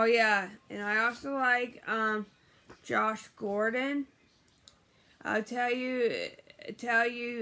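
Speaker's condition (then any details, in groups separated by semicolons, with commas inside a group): Brain injury; memory problems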